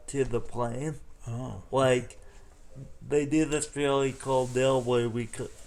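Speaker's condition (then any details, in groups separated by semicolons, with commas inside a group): Cerebral palsy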